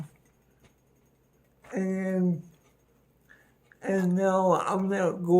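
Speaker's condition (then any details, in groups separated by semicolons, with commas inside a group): Cerebral palsy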